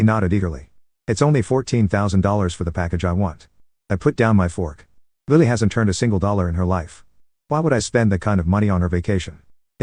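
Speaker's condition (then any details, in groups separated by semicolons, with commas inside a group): No condition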